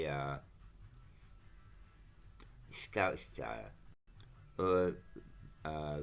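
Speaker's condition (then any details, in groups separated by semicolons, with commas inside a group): Mouth cancer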